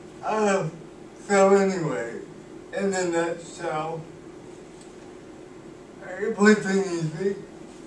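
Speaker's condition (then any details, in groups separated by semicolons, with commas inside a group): Cerebral palsy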